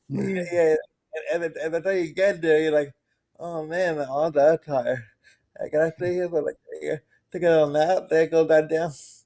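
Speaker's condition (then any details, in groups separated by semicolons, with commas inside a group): Cerebral palsy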